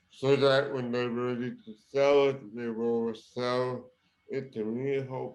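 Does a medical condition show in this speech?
Yes: cerebral palsy; present from birth.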